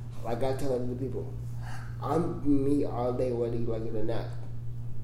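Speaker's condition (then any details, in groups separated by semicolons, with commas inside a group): Cerebral palsy; congenital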